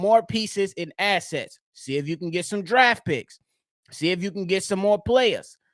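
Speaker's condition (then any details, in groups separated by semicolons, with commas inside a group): No condition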